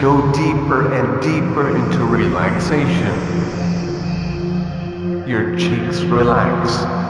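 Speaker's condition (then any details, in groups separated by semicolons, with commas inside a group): No condition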